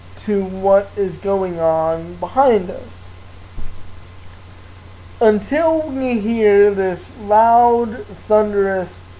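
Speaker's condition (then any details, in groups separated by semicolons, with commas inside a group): Cerebral palsy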